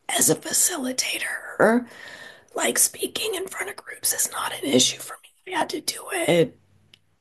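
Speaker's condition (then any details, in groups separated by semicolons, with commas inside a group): Spasmodic dysphonia; Jim Bostock's Vocal Freedom Program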